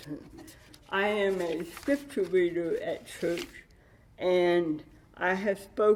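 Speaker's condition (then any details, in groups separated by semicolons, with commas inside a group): Cerebral palsy with dystonia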